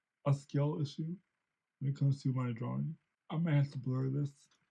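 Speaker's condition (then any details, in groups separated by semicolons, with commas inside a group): Cerebral palsy; since birth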